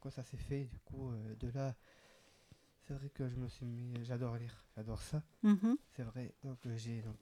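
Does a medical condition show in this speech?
Yes: Down syndrome, trisomy 21; extra chromosome.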